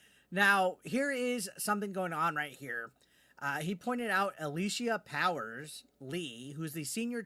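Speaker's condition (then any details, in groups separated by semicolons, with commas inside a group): No condition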